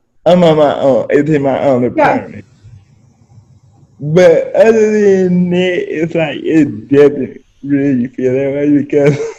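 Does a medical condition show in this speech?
Yes: spastic quadriplegic cerebral palsy.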